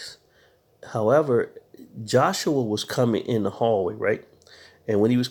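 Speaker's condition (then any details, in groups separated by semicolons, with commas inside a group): No condition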